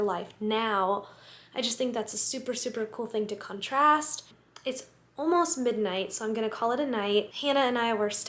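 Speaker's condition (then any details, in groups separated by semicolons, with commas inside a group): No condition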